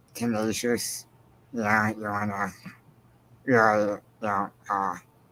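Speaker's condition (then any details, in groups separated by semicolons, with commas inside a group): Spinal muscular atrophy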